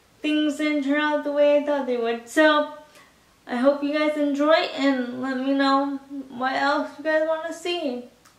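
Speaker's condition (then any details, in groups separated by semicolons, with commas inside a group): Cerebral palsy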